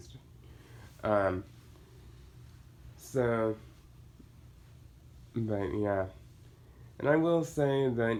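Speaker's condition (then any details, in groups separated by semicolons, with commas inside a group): Cerebral palsy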